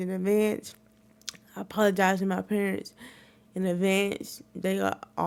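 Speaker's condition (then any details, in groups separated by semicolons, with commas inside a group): Cerebral palsy; wheelchair user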